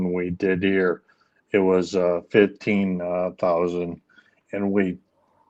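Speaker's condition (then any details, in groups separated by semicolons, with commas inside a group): ALS; speech issues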